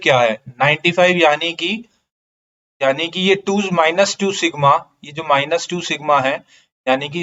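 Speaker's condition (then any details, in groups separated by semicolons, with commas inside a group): No condition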